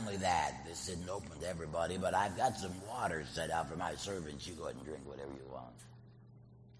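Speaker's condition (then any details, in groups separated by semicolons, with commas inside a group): Laryngectomy; artificial voice via prosthesis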